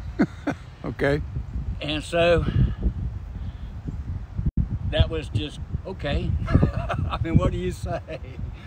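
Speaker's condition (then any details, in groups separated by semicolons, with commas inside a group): No condition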